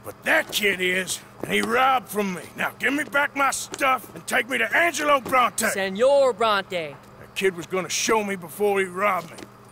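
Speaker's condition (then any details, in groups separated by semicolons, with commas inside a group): No condition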